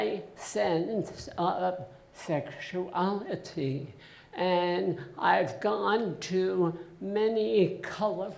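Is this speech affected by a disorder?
Yes: essential tremor.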